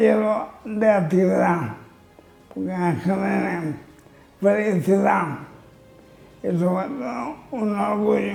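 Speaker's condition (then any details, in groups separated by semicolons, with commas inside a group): Amyotrophic lateral sclerosis (ela)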